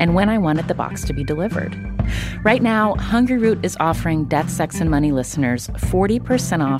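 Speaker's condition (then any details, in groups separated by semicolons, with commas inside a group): No condition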